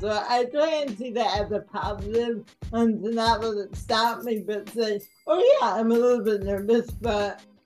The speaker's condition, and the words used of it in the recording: Cerebral palsy. I've been mistaken for being intoxicated. I've been mistaken for having an intellectual disability.